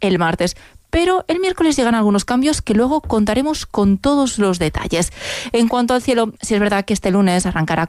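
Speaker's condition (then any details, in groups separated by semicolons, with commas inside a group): No condition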